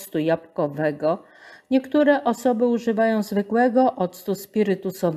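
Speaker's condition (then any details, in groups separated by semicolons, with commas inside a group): No condition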